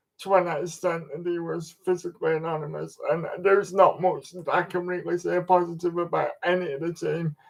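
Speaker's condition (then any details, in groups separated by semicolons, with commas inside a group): Cerebral palsy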